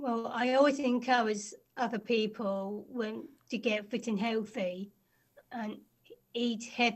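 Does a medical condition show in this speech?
Yes: Down syndrome; from birth; speech developed well, helped by childhood voice work and speech work combined with movement in drama.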